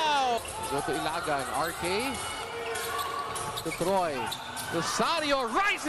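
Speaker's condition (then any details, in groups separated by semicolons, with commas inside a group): No condition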